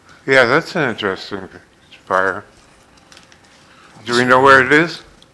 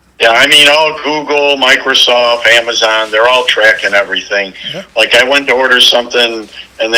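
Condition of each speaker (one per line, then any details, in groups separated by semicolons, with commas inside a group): Parkinson's; severe, shaking
No condition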